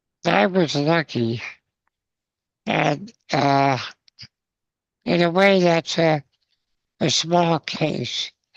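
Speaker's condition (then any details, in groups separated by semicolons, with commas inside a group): Spinal muscular atrophy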